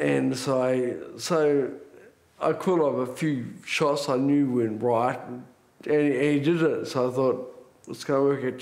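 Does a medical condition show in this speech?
Yes: multiple sclerosis.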